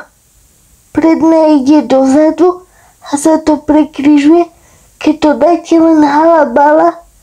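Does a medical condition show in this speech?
Yes: cerebral palsy.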